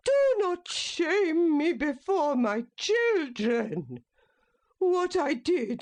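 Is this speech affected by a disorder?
No.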